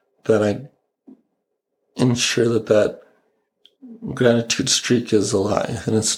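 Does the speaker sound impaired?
Yes: ALS; father Bob Snow died of ALS, right hand and forearm affected, left hand partly weak, feeding tube, clinical trial drug; 2.5 years since diagnosis, earlier nine-month plateau ended, recent pneumonia with breathing concerns; tongue affected but unchanged, predicted speech loss within a year not happened, voice changed, sounds older, voice challenges at work.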